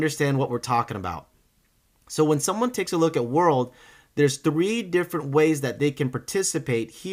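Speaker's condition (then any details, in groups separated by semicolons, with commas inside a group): No condition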